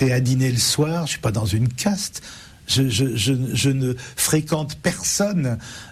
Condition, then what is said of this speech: Stuttering. Tant que je respecte les mots, je ne bégaye pas.